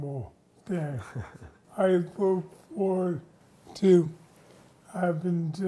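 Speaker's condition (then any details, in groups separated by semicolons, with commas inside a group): ALS; listeners can tell something is not right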